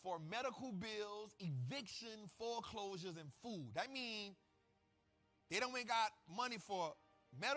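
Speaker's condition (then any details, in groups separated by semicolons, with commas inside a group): No condition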